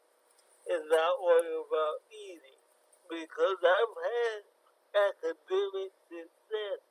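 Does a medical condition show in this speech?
Yes: cerebral palsy; from birth, born very premature, affects fine motor skills, cognition unaffected.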